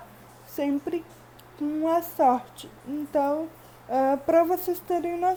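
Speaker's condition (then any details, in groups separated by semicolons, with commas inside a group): Cerebral palsy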